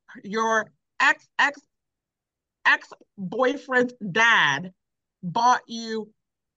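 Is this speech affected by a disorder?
Yes: aphasia after stroke; cause stroke; seeing a therapist, keeps talking to improve; comprehends well but cannot repeat, viewer describes speech as clear.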